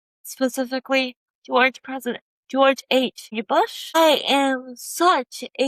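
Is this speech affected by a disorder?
Yes: cerebral palsy; present from birth, spasticity throughout entire body.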